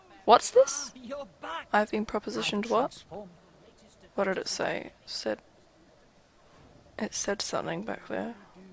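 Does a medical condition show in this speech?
No.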